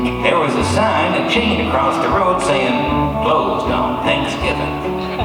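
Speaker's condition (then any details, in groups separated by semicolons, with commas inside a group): No condition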